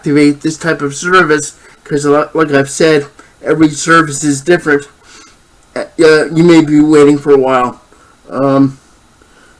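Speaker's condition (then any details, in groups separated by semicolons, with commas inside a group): Cerebral palsy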